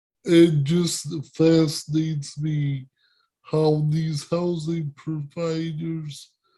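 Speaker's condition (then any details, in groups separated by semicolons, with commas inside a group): Cerebral palsy; speech impairment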